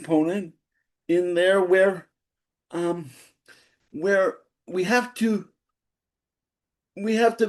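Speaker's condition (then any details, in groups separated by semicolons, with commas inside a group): Cerebral palsy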